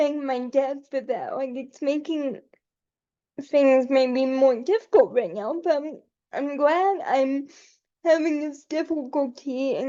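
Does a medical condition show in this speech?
Yes: cerebral palsy; able to articulate and speak.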